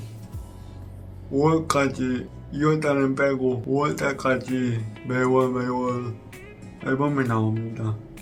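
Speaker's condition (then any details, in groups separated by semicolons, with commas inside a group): Brain lesion disability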